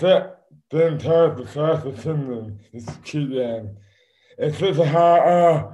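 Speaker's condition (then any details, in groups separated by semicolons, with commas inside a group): Dystonia; neurological movement disorder, caused by repeated rugby concussions and head knocks, affects speech and hands; diagnosed at national neurological hospital London after five years undiagnosed, five days of testing; slurred speech as first symptom, hands later involuntarily affected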